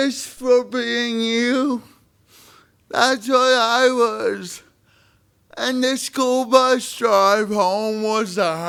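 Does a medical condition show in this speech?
Yes: spastic cerebral palsy.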